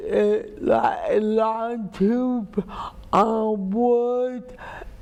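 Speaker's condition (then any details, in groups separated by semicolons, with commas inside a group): Cerebral palsy; speech impairment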